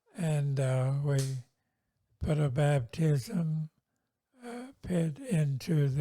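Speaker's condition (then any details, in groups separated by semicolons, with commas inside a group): Multiple sclerosis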